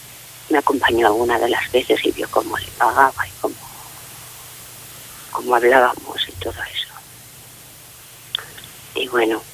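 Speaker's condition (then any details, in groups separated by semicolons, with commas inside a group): Facial palsy; age 47 now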